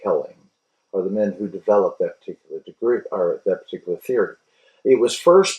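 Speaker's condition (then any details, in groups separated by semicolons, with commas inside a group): No condition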